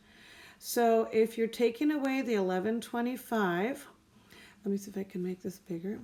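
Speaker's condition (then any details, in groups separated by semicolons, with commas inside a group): No condition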